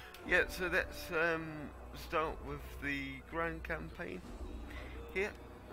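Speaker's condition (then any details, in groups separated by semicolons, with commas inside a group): Cerebral palsy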